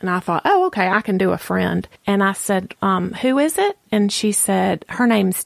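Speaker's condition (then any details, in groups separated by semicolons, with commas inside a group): No condition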